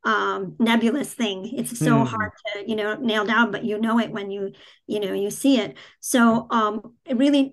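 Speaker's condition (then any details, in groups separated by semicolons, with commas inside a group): Cleft palate, cleft palate without cleft lip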